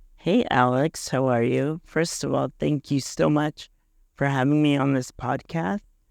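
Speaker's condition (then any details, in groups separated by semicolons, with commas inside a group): Cerebral palsy; altered speaking timing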